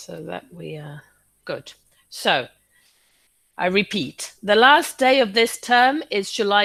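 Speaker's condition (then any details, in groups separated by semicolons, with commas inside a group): No condition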